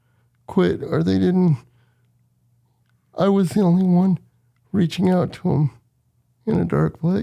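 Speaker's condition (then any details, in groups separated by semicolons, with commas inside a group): Cerebral palsy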